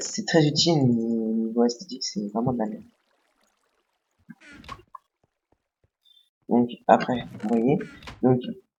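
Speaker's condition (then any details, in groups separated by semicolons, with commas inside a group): No condition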